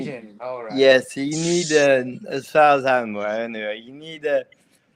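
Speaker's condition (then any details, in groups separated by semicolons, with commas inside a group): Cerebral palsy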